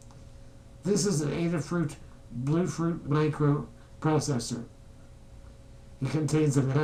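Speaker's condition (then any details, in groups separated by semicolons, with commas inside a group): Spinal muscular atrophy type two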